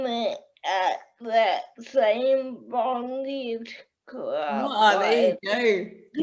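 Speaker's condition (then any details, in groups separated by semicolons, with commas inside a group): Cerebral palsy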